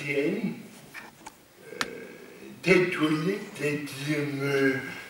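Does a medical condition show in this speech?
Yes: cerebral palsy; lifelong, non-progressive.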